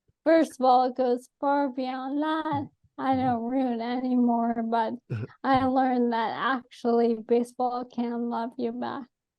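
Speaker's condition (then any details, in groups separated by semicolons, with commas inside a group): ALS; atypical case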